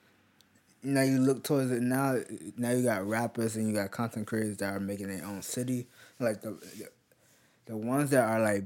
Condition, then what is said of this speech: Stuttering. But I do stutter a lot because I do got that that disability.